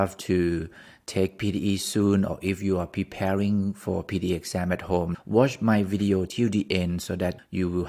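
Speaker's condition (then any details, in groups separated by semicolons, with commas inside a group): No condition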